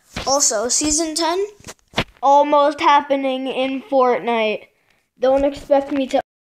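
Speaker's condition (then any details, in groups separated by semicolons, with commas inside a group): No condition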